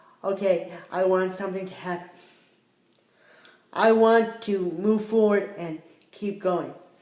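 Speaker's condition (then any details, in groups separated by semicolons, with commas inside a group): Cerebral palsy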